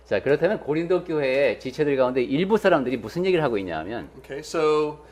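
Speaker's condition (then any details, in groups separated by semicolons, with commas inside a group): No condition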